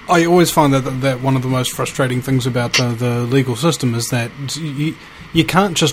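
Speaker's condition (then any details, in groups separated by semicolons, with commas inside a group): No condition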